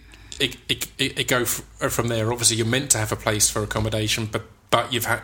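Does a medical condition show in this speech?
Yes: stutter; unnoticed during rapping and spoken word years, noticed with radio show and podcast, works with STAMMA; stuttering increased this episode due to nerves over serious subject; stutters more when nervous; here repeated sounds.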